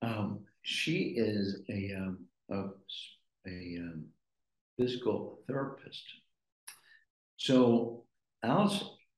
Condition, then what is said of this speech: Aphasia. Yeah, than that, but and now I'm I'm okay now.